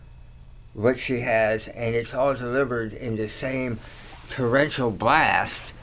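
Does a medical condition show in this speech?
Yes: tongue cancer surgery; many years after treatment.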